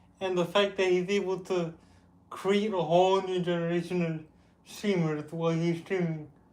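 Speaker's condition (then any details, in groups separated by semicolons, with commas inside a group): Cerebral palsy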